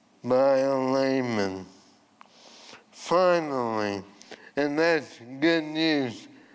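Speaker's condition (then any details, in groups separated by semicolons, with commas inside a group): ALS; voice changed from earlier resonant voice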